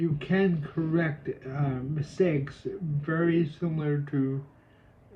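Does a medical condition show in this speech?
Yes: cerebral palsy.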